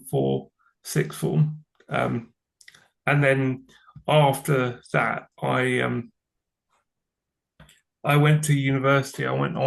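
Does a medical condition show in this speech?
Yes: cerebral palsy; from birth.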